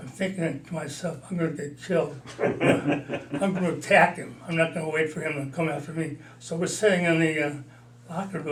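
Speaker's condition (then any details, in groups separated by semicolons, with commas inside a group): Parkinson's disease, mild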